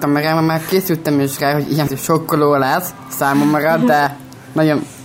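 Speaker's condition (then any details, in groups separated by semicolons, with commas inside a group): Down syndrome; congenital; age 22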